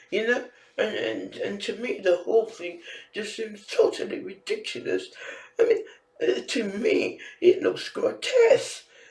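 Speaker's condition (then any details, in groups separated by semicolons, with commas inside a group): Facial palsy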